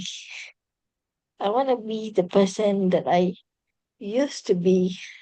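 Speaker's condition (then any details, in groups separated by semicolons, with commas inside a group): Cerebral palsy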